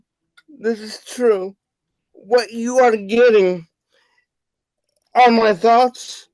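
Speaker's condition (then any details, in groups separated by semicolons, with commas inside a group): Cerebral palsy; wheelchair user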